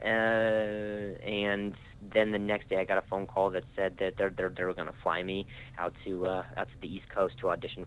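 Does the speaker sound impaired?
Yes: stutter; acquired stutter after traumatic brain injury and concussion from freak softball injury, motor skills also affected; stutters now, tells audiences early about the stutter to put them at ease; stuttered speech; here repeated words, blocks.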